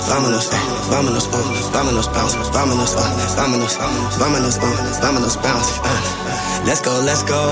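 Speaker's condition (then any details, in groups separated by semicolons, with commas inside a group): No condition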